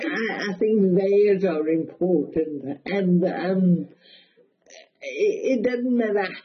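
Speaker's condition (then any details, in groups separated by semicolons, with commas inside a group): Cerebral palsy, mild; speech affected a bit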